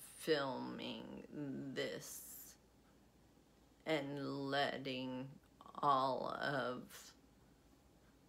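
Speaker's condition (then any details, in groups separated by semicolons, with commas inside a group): Essential tremor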